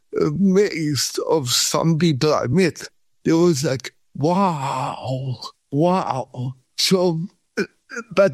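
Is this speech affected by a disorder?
Yes: cerebral palsy; from birth, no breathing first 40 minutes at birth, feet opposite of Charlie Chaplin, body shaking 40 years; muscle cramps and pain from shaking, cramp free after 5 days in Thailand, pain back within 3 days in Sweden.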